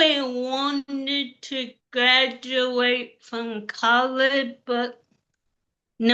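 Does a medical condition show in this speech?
Yes: cerebral palsy.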